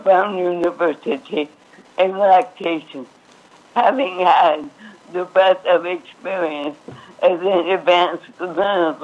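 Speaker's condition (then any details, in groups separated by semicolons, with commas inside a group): ALS; all limbs affected except left hand, declined tracheostomy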